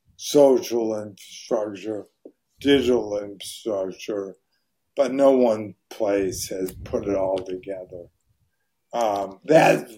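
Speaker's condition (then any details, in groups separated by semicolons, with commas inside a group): ALS; voice very hoarse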